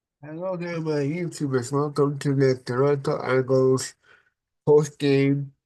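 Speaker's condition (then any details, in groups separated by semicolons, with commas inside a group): Cerebral palsy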